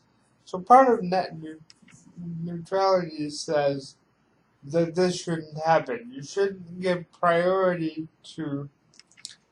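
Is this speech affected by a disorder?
Yes: cerebral palsy.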